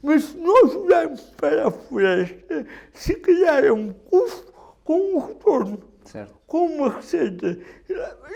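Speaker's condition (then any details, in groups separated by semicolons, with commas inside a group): Cerebral palsy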